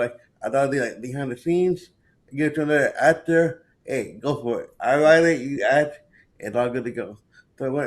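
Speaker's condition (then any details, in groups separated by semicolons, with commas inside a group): Cerebral palsy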